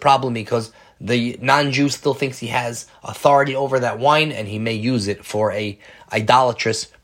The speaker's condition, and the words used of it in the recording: None; typical speech.